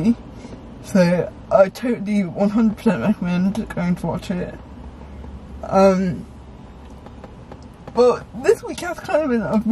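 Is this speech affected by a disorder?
Yes: cerebral palsy.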